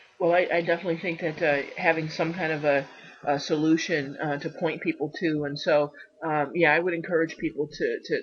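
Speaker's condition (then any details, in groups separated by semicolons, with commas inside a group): No condition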